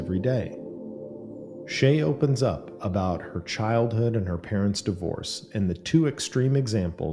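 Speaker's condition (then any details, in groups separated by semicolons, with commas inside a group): No condition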